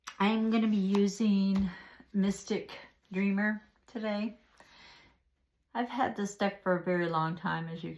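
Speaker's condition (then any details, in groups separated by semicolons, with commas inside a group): No condition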